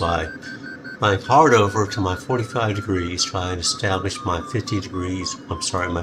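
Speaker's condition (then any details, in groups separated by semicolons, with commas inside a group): No condition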